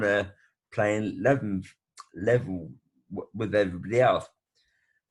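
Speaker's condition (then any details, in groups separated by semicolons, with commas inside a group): Brain bleed with facial paralysis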